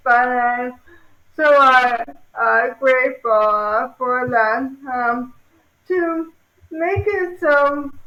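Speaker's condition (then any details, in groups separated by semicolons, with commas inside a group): ALS; sporadic form, onset in pinky finger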